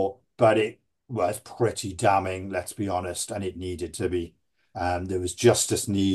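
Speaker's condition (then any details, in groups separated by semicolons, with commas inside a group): No condition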